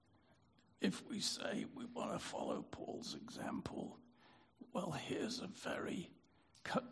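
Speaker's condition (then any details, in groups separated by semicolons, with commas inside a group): Spasmodic dysphonia; easier with use but tires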